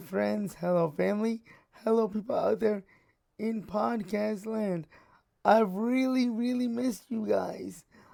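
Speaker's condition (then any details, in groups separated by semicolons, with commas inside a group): Cerebral palsy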